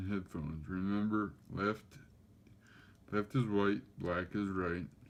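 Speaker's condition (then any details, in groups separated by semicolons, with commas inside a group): Cerebral palsy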